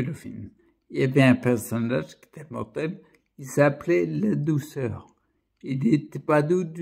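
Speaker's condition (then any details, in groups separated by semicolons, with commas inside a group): Primary progressive multiple sclerosis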